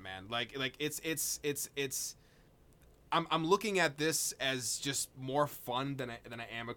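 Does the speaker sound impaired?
Yes: stutter; linked to brain wanting words to come out; stutter makes freestyle rapping hard, needs lyrics written down; here repeated words.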